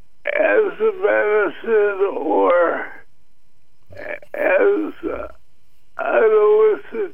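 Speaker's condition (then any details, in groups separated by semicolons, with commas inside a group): Parkinson's disease, mild; slight difficulty in speaking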